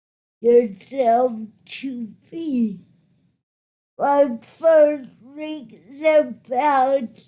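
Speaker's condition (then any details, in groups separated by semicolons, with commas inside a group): Cerebral palsy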